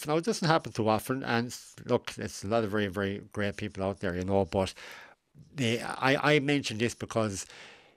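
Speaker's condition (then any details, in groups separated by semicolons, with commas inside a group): Cleft lip and palate; decades after final surgery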